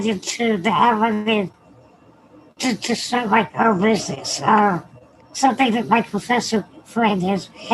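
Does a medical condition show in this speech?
Yes: spinal muscular atrophy; diagnosed 17 months, tracheostomy age 3, never walked, wheelchair; full-time ventilator, stable, Spinraza treatment; speaks with trach and ventilator, slightly clearer now.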